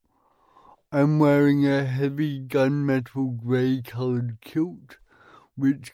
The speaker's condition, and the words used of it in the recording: Cerebral palsy. I personally like to think of my physicality and my speech pattern as resembling somebody who is two gins in.